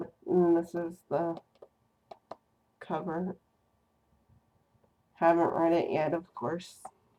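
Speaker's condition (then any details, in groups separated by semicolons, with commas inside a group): Cerebral palsy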